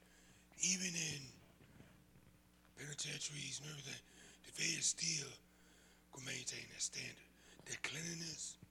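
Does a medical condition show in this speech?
Yes: throat cancer; past throat cancer, throat treated while in federal prison camp; audible throat issues, noticeable to listeners.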